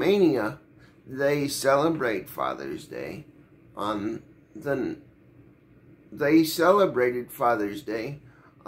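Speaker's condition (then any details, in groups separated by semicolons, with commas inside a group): Cerebral palsy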